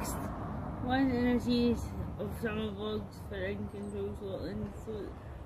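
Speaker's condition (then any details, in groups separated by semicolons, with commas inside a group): Cerebral palsy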